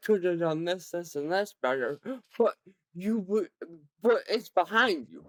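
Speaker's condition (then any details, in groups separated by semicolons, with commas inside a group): Cerebral palsy, severe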